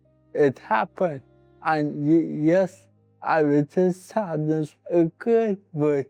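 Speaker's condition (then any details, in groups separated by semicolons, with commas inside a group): Cerebral palsy; from birth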